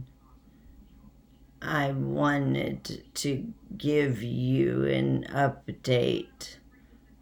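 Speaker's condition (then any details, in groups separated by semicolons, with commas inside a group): Essential tremor; hereditary, progressive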